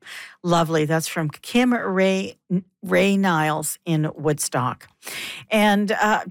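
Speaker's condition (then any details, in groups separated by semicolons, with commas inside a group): No condition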